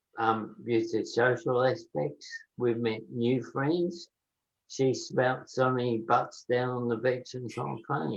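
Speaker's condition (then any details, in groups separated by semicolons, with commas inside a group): Motor neurone disease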